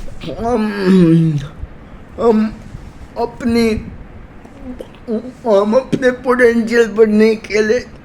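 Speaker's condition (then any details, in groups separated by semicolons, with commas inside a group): Cerebral palsy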